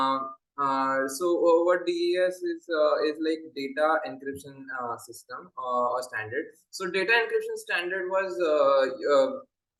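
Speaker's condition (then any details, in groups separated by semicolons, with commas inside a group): No condition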